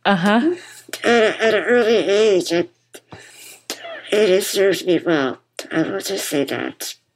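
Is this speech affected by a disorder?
Yes: muscular dystrophy; congenital form.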